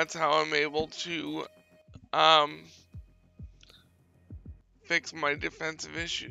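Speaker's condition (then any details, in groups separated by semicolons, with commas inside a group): Cerebral palsy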